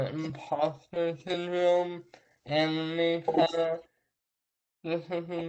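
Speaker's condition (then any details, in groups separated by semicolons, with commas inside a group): Traumatic brain injury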